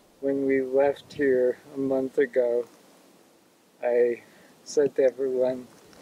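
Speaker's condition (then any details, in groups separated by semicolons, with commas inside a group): ALS; affects arms; progressing in arms, untreatable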